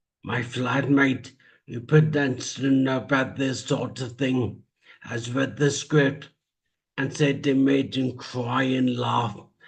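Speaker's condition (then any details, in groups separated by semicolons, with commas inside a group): Traumatic brain injury; speech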